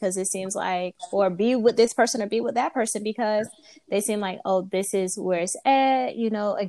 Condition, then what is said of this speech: None; typical speech.